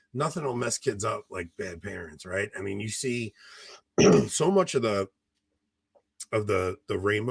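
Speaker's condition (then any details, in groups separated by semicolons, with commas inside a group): No condition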